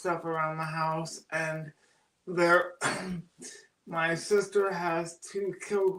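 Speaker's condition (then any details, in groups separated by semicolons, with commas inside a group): Cerebral palsy; oxygen loss at birth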